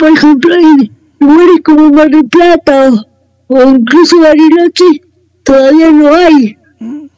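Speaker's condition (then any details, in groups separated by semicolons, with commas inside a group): Cerebral palsy; wheelchair user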